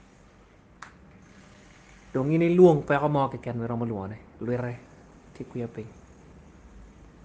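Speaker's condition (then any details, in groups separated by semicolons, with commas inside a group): No condition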